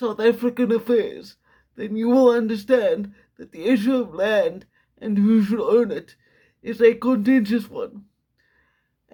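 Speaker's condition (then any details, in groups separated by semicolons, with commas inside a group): Quadriplegic cerebral palsy, severe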